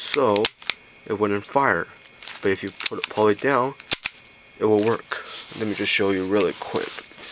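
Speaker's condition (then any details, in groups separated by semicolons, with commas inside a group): No condition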